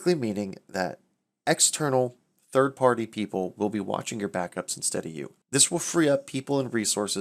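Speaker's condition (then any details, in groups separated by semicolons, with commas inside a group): No condition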